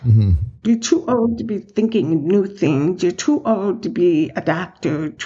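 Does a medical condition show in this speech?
Yes: profound deafness, acquired, profound; progressive hereditary hearing loss, born hearing, hard of hearing childhood, profoundly deaf teen after water-skiing fall; uses captioning device, relies on lip reading, no usable residual hearing.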